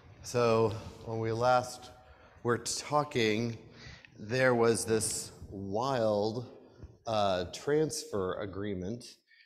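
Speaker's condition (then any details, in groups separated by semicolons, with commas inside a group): No condition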